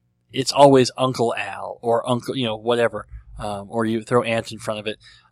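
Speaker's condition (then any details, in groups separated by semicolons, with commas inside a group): Cleft lip and palate; treated as a baby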